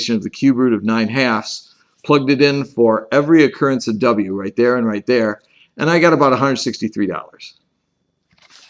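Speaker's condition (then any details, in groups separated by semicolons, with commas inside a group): No condition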